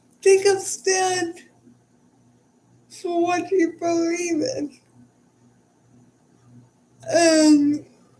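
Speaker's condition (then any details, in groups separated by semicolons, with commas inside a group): Cerebral palsy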